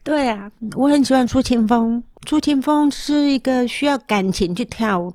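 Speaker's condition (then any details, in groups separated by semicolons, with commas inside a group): Moderate-to-severe hearing loss; hearing aid taken off during recording and held to microphone, then only sees lips moving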